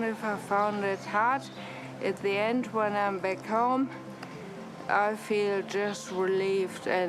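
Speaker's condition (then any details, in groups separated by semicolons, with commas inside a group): Severe traumatic brain injury, right-sided ataxia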